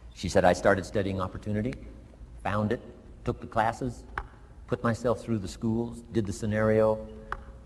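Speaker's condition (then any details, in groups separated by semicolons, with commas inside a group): No condition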